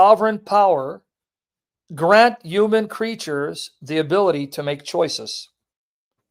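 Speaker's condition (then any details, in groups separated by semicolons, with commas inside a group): No condition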